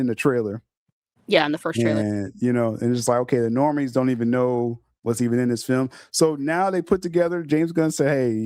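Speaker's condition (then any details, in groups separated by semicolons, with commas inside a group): No condition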